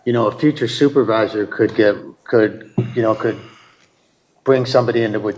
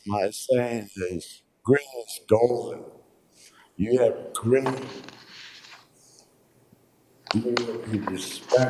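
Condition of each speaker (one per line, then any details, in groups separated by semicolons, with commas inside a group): No condition
Traumatic brain injury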